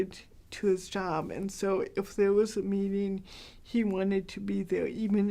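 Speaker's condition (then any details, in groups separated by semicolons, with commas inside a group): Cerebral palsy, mild; hard to understand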